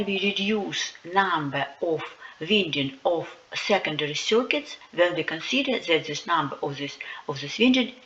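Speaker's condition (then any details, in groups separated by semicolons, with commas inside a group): No condition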